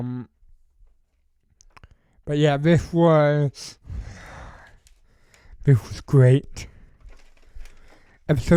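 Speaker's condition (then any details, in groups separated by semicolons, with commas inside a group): Cerebral palsy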